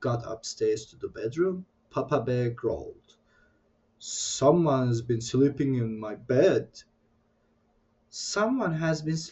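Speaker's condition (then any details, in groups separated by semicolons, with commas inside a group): No condition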